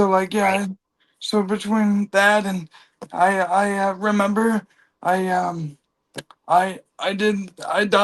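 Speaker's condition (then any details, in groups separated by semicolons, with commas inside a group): Cerebral palsy; from birth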